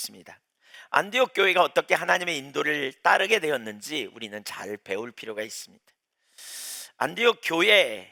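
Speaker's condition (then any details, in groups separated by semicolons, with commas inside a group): No condition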